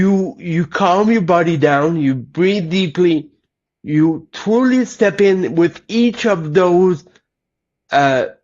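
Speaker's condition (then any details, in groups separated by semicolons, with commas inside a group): Cerebral palsy; lifelong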